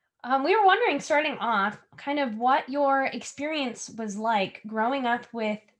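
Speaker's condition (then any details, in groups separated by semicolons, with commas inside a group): No condition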